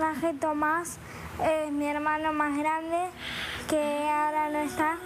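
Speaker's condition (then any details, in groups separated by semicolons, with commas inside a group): Cerebral palsy; motor disorder, all four limbs, from birth, premature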